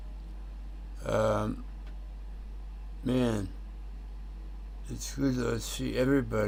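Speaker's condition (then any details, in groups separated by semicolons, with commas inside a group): Tongue cancer; tongue tumor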